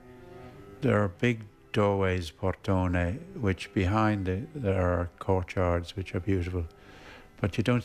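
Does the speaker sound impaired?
Yes: Parkinson's; progressive, expected to get tougher, affects making steady non-wobbly lines; nearly 70, increasing difficulty with work, relies more on collaboration.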